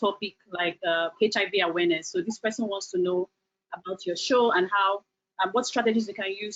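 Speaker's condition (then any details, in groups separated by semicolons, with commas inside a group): No condition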